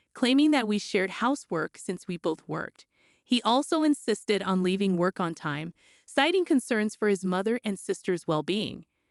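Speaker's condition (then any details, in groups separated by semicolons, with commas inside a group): No condition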